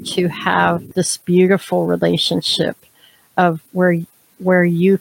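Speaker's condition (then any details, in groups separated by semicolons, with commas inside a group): Cleft palate, severe; no nose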